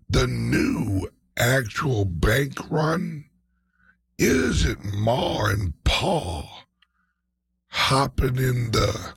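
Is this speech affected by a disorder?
Yes: speech impediment, mild.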